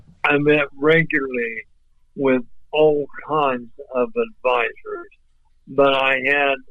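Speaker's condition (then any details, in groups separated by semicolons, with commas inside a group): ALS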